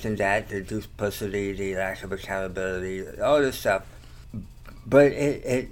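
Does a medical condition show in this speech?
Yes: tongue cancer surgery; radiation.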